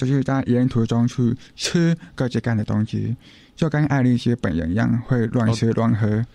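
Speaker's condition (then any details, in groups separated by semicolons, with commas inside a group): Hearing impairment; host hints hearing loss may be audible to listeners, says can speak well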